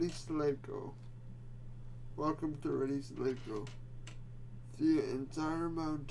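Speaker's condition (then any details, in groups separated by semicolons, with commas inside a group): Quadriplegic cerebral palsy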